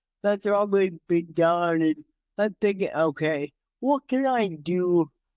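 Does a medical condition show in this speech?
Yes: cerebral palsy; from birth, entire left side.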